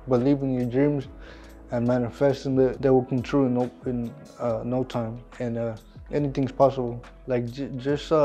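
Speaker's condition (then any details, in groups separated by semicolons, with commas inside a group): Cerebral palsy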